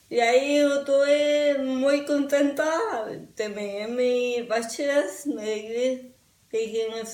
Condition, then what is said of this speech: Cerebral palsy. Yo puedo cambiar la manera de, de hablar sí puedo hacer ejercicio sí puedo hacer speech therapy pero nunca voy a hablar normal ya